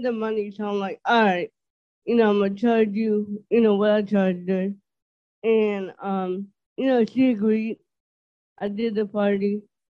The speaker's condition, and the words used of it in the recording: Dysarthria. Now, if you listen to people that have it, they sound a lot worse than I do.